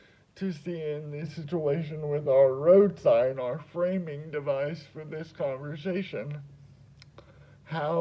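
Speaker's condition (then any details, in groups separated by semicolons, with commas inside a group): Cerebral palsy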